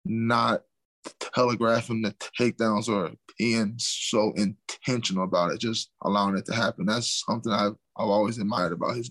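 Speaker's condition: Stuttering; not CTE, not caused by combat sports, father also stutters, age 31; speech called slurred by commenters, mistaken for CTE; repeated words, prolonged sounds

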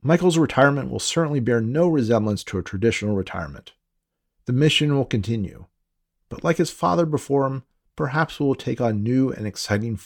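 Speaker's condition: No condition

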